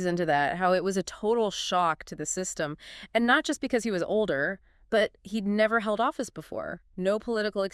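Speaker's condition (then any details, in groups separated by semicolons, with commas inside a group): No condition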